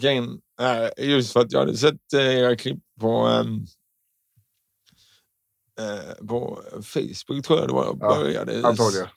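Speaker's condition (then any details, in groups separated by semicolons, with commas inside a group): Cerebral palsy; hip slightly crooked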